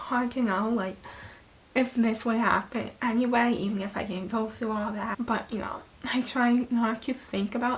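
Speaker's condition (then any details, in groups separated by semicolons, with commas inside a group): Hemiplegic cerebral palsy; right hemiplegia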